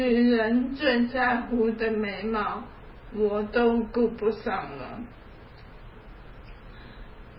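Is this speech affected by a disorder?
Yes: ALS; onset about three years ago, hand muscle atrophy starting right hand, left hand over a year later; progressive loss of abilities, weak right fingers, cannot type or write, cannot pull zippers.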